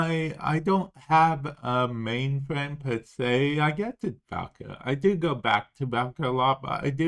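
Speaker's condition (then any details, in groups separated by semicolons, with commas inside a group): Cerebral palsy; affects speech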